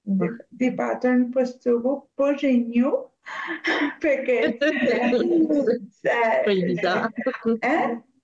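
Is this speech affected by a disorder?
Yes: cerebral palsy; from birth, extreme prematurity, three strokes, affects voice, hands, walking; nearly 49, wheelchair only, never walked, fatigue, slowness; shows a little in voice.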